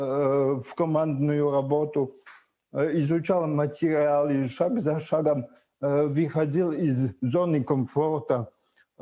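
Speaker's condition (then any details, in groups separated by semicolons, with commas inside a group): Cerebral palsy; initially unintelligible speech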